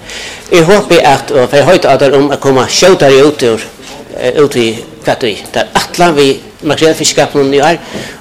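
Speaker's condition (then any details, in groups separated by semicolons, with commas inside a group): No condition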